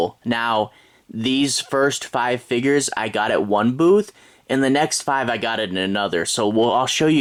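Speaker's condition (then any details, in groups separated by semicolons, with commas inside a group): No condition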